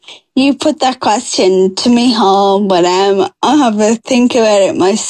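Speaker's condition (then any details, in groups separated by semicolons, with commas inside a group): Friedreich's ataxia; rare genetic progressive disease, diagnosed at age 13; speech getting slower and more slurred over time, speaking a major struggle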